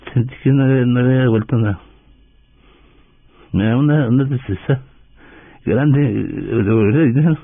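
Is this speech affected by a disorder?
Yes: Parkinson's disease; under neurologist care, seen last week.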